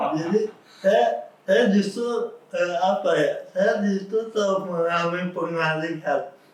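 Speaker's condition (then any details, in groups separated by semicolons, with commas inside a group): Cerebral palsy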